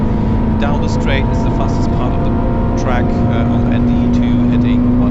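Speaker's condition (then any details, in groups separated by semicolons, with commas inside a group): No condition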